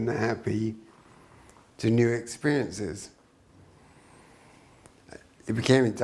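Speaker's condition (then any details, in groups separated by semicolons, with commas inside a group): Traumatic brain injury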